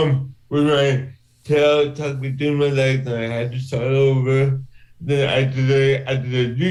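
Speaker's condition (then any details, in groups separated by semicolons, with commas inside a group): Cerebral palsy; from birth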